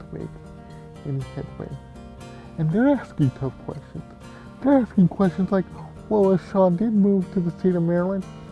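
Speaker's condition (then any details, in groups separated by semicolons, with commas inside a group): Cerebral palsy; from birth, full support getting up and showering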